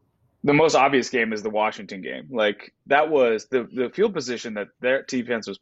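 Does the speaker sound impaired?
No.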